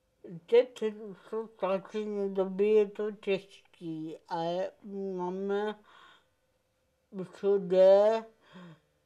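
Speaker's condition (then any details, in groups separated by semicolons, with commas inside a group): Cerebral palsy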